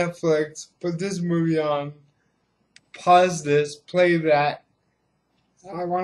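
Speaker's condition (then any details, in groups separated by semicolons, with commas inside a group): Cerebral palsy; reliable voice, uses voice control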